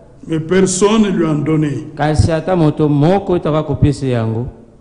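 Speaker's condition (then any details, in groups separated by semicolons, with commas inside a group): No condition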